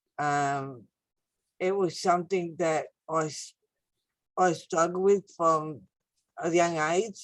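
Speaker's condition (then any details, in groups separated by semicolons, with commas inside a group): Acquired brain injury; traumatic brain injuries, car accident, congenital corpus callosum disorder; tires easily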